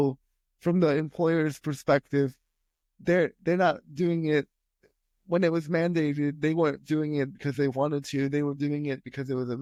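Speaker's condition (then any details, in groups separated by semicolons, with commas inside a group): Spastic quadriplegic cerebral palsy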